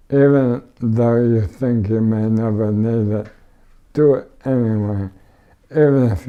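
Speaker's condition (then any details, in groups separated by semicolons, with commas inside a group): ALS; power wheelchair, no tracheostomy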